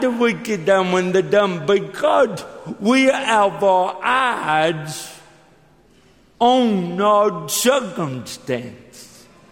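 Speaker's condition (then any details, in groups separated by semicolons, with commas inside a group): Cerebral palsy; from birth, born dead for 18 minutes, oxygen could not reach brain, walks with limp; deeply affected, difficult to understand at first, talks funny, speech impediment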